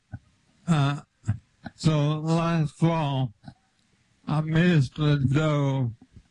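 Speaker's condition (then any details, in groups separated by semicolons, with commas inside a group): ALS; limb onset, left hand weakness first, spread through left arm, slight right leg symptoms; progressive, diagnosed at Duke after exclusion testing, three neurologists, physical therapy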